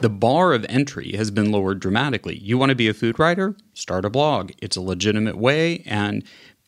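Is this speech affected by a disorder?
No.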